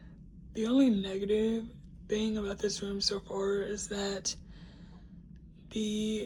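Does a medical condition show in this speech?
Yes: cerebral palsy; uses a wheelchair.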